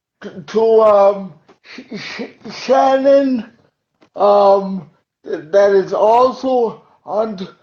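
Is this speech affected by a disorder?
Yes: cerebral palsy; uses wheelchair.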